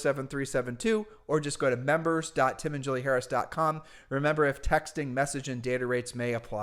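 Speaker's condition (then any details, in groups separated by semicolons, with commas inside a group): No condition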